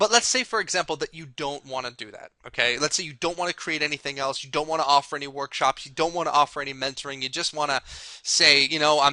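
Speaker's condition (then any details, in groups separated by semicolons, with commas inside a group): No condition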